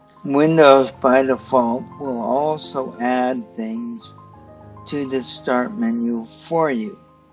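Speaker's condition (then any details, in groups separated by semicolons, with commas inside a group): Cerebral palsy; stiff muscles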